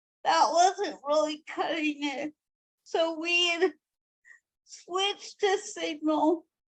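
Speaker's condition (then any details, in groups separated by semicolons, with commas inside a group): Cerebral palsy; from birth, 42 surgeries; needs caregiver assistance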